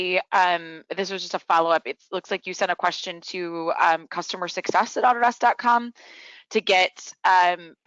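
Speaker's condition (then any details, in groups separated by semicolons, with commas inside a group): No condition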